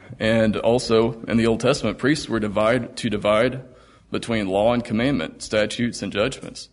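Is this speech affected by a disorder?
No.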